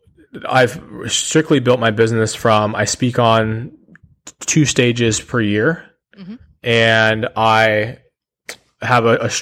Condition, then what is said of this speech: Stuttering. I got started, I've had a speech impediment with a stutter for my whole life.